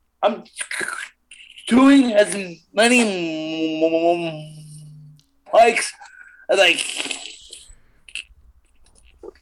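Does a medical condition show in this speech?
Yes: stutter; lifelong stutter, cause unknown, speculated prenatal Valium exposure, some fine motor, gross motor, cognitive issues; psilocybin mushrooms did not cure stutter, weed reportedly slows stutter down; blocks, gets stuck on almost any sound, fluent rapping, voice changes, louder robotic voice; here prolonged sounds, blocks.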